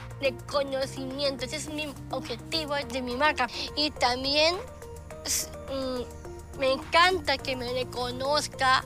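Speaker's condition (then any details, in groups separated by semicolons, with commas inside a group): Down syndrome; short limbs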